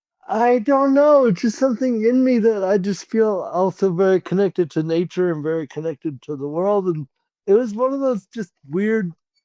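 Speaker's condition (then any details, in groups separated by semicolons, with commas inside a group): Cerebral palsy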